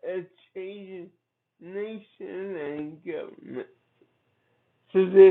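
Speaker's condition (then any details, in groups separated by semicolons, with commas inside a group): Cerebral palsy; from birth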